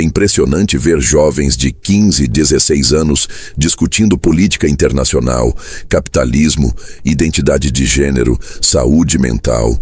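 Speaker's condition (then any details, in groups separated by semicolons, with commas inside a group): No condition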